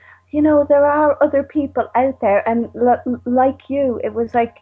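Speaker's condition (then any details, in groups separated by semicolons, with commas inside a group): Stuttering; covert stutter, extremely covert, hid stuttering with tricks, often appeared not to stutter, fluency at huge cost; still a bit covert, uses tricks sometimes, attends self-help group, did week-long intensive course; little overt stuttering; repeated sounds, prolonged sounds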